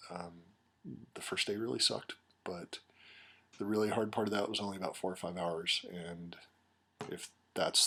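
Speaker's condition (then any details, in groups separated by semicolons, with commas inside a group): No condition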